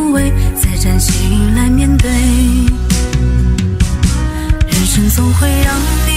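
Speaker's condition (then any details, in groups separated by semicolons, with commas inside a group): No condition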